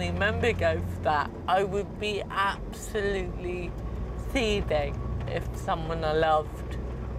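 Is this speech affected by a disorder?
Yes: cerebral palsy.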